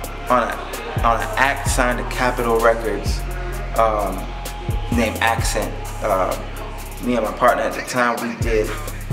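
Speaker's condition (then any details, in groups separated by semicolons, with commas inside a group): No condition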